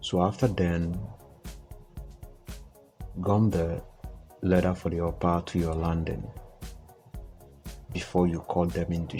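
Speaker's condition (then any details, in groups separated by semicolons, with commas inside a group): No condition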